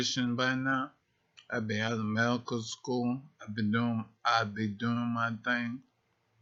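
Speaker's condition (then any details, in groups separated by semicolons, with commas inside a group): Multiple sclerosis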